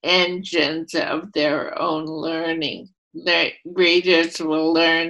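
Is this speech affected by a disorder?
Yes: ALS; ALS affecting voluntary motor neurons, first primary lateral sclerosis diagnosis, second opinion Columbia med center; voice affected.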